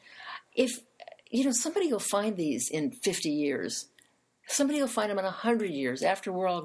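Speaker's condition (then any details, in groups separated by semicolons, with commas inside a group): No condition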